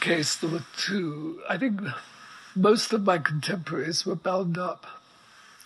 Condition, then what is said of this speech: ALS (motor neuron disease). His voice is so weak it requires an amplifier.